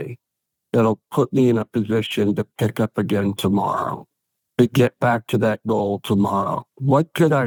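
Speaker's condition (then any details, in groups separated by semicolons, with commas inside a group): ALS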